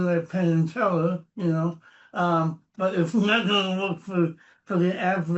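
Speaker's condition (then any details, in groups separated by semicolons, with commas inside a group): Cerebral palsy; from birth; noticeable speech impediment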